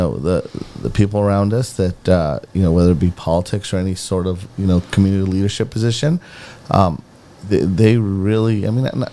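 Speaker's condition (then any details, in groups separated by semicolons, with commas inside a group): No condition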